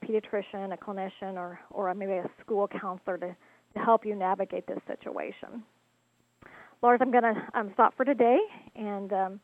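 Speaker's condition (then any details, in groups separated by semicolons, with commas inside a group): No condition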